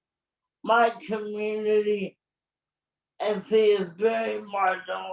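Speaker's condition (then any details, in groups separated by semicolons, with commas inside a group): Cerebral palsy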